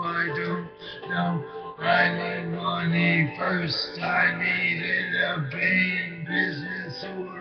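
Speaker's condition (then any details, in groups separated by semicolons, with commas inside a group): Brain injury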